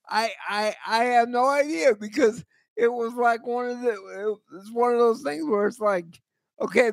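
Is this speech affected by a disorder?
Yes: cerebral palsy; voice always shot.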